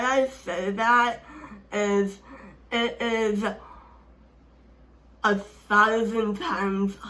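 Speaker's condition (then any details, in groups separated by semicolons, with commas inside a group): Speech impairment; hard to understand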